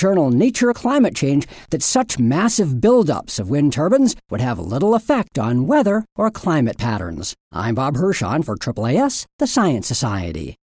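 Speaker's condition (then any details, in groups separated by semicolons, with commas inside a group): No condition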